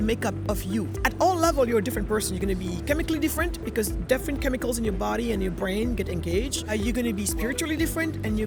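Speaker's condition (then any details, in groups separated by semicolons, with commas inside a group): No condition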